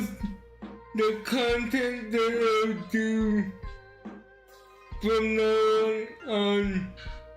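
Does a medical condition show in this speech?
Yes: cerebral palsy.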